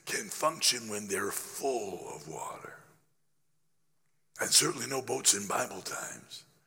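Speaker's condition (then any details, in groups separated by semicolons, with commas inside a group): Laryngeal cancer after radiation, growth on voice box treated with radiation and chemotherapy; voice box not removed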